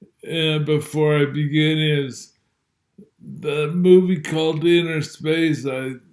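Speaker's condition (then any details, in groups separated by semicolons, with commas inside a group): Multiple sclerosis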